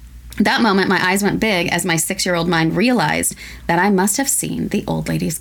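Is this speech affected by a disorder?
No.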